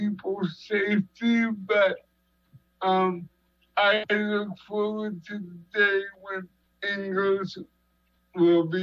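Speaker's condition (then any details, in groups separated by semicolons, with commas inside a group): Cerebral palsy; 37 years, long-term care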